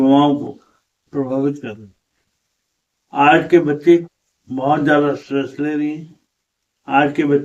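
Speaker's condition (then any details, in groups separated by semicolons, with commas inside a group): Cerebral palsy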